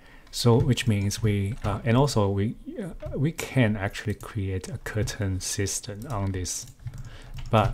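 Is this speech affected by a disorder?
No.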